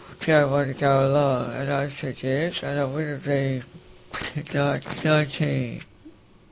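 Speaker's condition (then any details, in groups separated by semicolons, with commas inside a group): Facioscapulohumeral muscular dystrophy, facioscapulohumeral (FSHD); diagnosed about age 10, named facioscapulohumeral form in late 20s, early prognosis life to 14-19; respirator pump wheezing audible in recording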